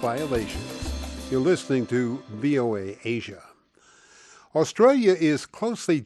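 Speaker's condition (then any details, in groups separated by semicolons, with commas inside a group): No condition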